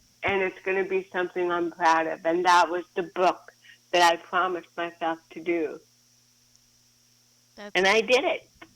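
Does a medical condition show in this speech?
Yes: cerebral palsy.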